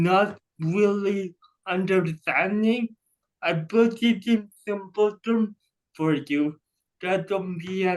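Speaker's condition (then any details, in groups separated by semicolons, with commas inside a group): Cerebral palsy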